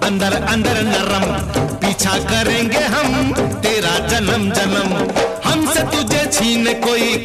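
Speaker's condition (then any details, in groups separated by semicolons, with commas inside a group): No condition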